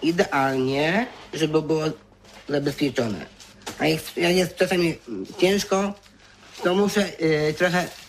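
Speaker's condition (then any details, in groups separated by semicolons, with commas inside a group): Down syndrome; intellectual disability, sometimes forgets things, errors with arithmetic and counting money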